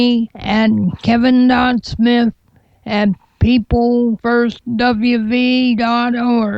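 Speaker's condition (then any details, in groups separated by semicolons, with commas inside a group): Cerebral palsy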